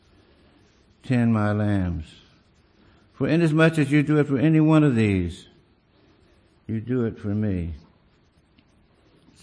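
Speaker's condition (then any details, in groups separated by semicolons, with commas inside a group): Parkinson's disease; small handwriting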